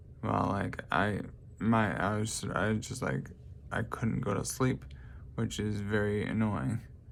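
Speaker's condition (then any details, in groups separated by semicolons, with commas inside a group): Traumatic brain injury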